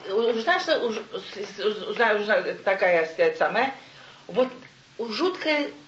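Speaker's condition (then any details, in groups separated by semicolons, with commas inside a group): Sensory aphasia after stroke; left middle cerebral artery stroke, caused by blood pressure spike on background of hypertension; under speech rehabilitation; does not understand spoken speech, lost sense of word meanings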